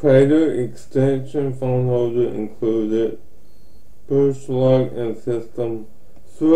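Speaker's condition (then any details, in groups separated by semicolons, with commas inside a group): Ataxic cerebral palsy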